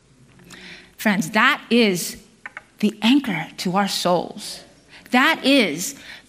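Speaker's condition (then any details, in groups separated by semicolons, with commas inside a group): No condition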